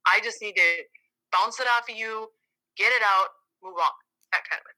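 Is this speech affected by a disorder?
No.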